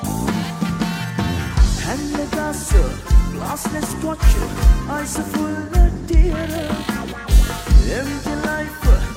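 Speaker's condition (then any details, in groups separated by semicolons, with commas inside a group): No condition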